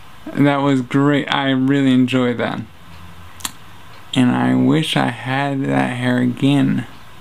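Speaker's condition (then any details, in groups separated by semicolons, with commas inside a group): Traumatic brain injury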